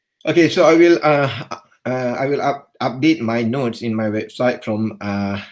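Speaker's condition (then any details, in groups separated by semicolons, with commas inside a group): No condition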